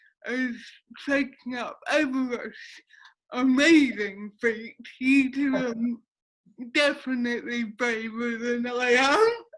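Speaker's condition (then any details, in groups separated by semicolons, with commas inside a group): Cerebral palsy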